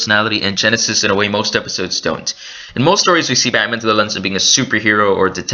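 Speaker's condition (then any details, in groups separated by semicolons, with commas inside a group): No condition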